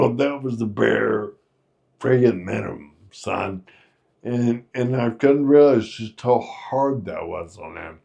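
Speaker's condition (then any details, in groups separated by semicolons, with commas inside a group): Friedreich's ataxia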